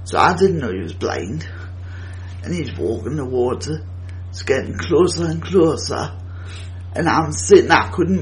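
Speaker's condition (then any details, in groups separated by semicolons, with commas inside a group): Cerebral palsy; needed specialist wheelchair type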